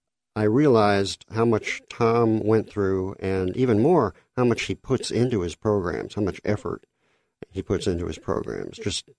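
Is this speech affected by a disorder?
Yes: cleft lip and palate; several unpleasant surgeries in childhood.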